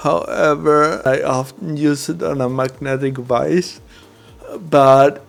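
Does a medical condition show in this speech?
Yes: cerebral palsy.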